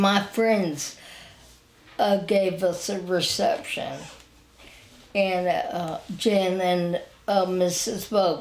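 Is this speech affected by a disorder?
Yes: spinal ataxia; wheelchair user.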